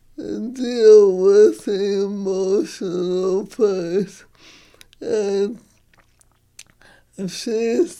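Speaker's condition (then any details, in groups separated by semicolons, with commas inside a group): ALS; talking more difficult, facial muscles weaker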